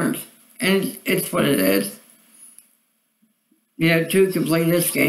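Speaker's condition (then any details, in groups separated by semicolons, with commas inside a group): Cerebral palsy; voice sound affected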